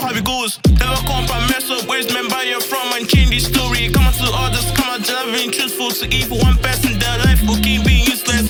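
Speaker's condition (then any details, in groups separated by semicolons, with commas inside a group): No condition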